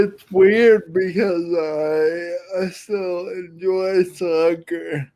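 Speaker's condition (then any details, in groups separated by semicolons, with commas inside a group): Friedreich's ataxia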